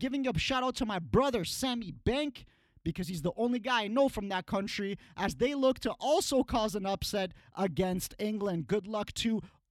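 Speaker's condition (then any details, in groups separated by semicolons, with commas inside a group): No condition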